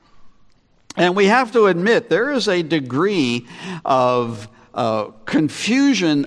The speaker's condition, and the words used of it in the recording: None; typical speech.